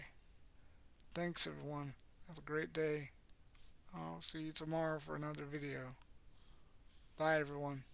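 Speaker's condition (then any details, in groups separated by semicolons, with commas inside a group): Cerebral palsy; has had speech therapy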